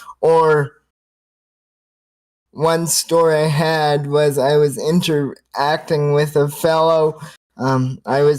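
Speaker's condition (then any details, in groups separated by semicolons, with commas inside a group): Cerebral palsy, spastic quadriplegia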